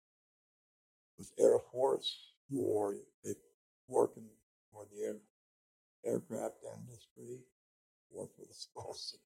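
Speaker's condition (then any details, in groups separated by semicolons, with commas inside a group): Speech impediment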